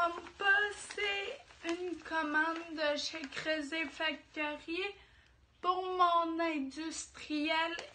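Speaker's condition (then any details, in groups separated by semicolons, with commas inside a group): Ataxia; degenerative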